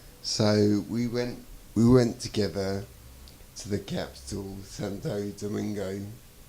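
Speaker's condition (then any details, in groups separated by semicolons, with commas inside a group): Traumatic brain injury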